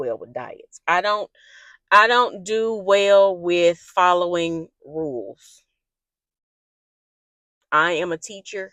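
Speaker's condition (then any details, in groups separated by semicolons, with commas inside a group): No condition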